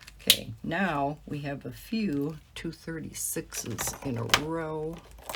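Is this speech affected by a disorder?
No.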